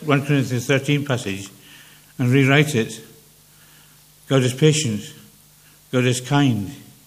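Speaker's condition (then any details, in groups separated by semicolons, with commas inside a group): Parkinson's; less clear than before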